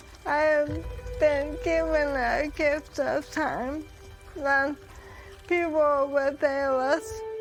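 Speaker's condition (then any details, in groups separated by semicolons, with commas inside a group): ALS; diagnosed in early 30s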